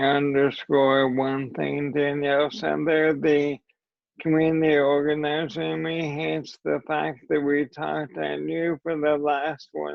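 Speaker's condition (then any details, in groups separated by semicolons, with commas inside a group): ALS; weak voice, speaking tires within five minutes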